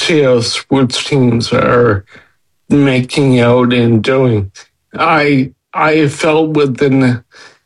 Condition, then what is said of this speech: Ataxia. Definitely a lot more confidence, speech-wise, but I am asked less often to repeat myself